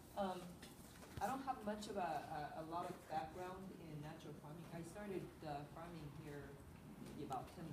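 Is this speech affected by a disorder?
No.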